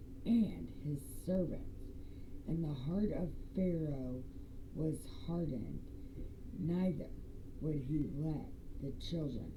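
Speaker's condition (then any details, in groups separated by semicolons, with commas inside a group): Brain injury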